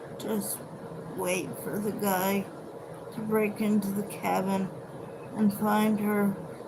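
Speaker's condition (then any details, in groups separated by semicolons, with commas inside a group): Cerebral palsy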